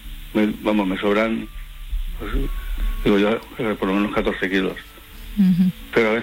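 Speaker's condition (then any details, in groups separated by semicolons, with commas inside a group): Parkinson's disease; on Parkinson's medication; on medication against Parkinson's, possibly affecting control of weight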